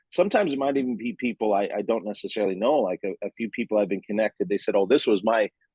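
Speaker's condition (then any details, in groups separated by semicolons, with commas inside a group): No condition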